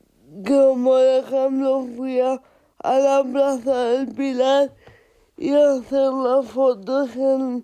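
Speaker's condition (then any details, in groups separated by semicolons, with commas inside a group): Cerebral palsy; photographs with adapted cameras and systems, Fundación Aspace Zaragoza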